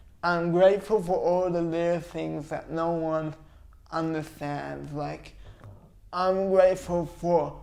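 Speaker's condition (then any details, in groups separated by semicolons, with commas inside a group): Cerebral palsy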